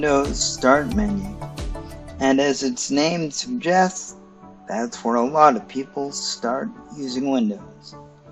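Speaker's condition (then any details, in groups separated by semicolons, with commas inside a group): Cerebral palsy; stiff muscles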